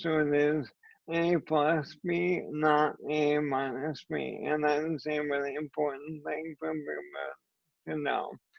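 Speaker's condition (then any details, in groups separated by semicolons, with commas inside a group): ALS; weak voice, speaking tires within five minutes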